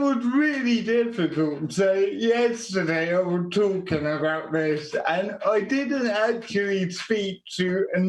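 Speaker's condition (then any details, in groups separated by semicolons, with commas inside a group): Quadriplegic cerebral palsy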